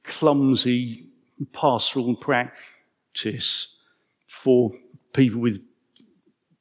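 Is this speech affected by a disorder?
Yes: stammer; man aged 55; stammer audible in speech; here blocks.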